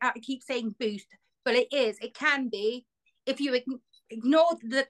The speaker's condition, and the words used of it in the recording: Stuttering. My stammer is always changing, especially like with ways that I try and get out.